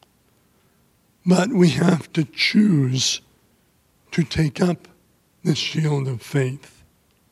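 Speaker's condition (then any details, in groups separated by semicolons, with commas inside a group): ALS; voice affected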